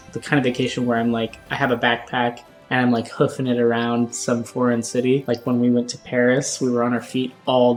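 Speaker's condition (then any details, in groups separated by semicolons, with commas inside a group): No condition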